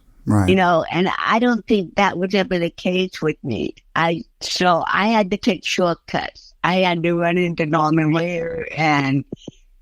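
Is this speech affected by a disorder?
Yes: cerebral palsy; since early childhood.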